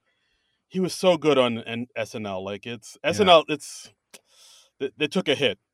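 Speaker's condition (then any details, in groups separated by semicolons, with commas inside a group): No condition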